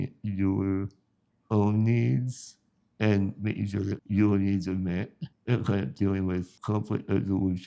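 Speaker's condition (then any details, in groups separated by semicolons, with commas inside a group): Spinal muscular atrophy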